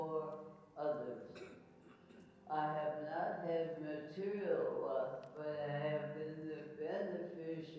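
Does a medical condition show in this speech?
Yes: ALS; recently diagnosed; speech and swallowing changes present.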